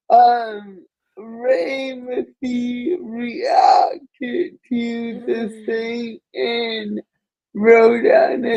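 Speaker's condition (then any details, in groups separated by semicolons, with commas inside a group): Cerebral palsy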